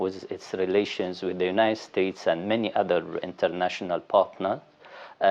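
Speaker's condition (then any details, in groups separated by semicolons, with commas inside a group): No condition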